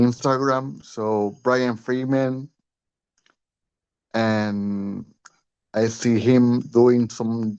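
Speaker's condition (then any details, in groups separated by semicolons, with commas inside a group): Cerebral palsy; since five months old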